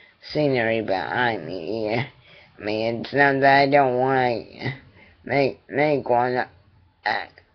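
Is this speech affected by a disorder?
Yes: cerebral palsy; attending therapy.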